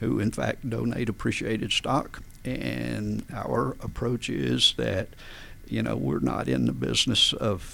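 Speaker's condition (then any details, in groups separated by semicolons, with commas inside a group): Spasmodic dysphonia; voice problems when speaking to groups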